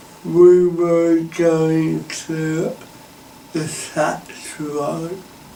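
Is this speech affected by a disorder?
Yes: cerebral palsy.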